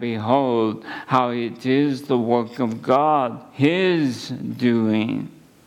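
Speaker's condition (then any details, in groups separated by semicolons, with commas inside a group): ALS; under neurologist care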